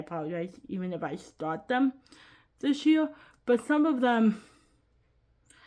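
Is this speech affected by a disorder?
Yes: cerebral palsy, quadriplegic.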